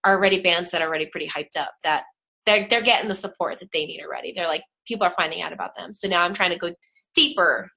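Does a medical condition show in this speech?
No.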